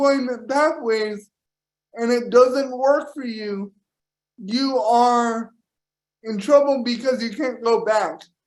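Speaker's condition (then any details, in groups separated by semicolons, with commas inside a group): Cerebral palsy; power wheelchair; receives therapy services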